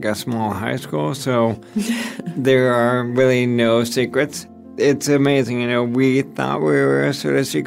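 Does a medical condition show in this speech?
Yes: ALS; onset with left hand weakness, cramping using a pen, diagnosed at 36, progressive motor neuron degeneration.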